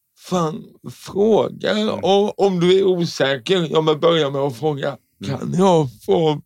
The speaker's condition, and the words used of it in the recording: Cerebral palsy. Fråga, det, det, är inte så svårt. Nej. Till och med jag med talfel fixar det.